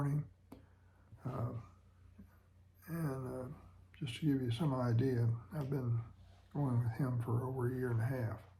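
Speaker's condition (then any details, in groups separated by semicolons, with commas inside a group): Parkinson's disease; voice problems some mornings, thick saliva troubles throat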